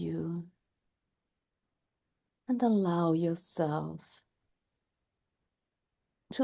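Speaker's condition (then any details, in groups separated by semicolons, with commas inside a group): No condition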